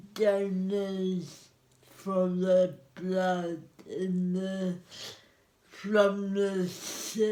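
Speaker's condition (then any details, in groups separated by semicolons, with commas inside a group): Cerebral palsy; spastic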